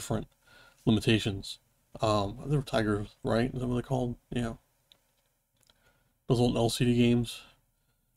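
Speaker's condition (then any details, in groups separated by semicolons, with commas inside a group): No condition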